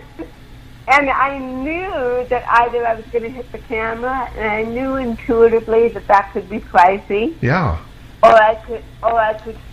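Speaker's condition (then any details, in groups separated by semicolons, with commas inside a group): Cerebral palsy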